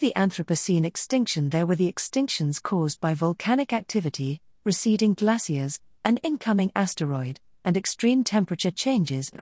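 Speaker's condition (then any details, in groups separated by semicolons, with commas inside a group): No condition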